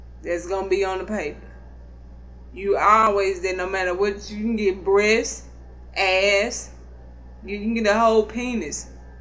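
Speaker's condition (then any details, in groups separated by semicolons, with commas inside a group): Cerebral palsy; not paralyzed, can stand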